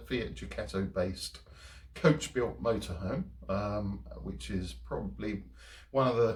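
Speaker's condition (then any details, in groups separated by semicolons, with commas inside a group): No condition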